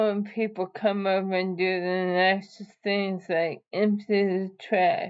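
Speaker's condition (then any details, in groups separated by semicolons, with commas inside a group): ALS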